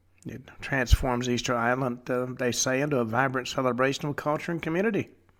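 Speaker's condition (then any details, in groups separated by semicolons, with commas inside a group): No condition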